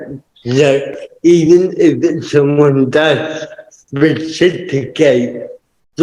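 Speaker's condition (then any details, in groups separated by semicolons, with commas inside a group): Cerebral palsy; permanent wheelchair user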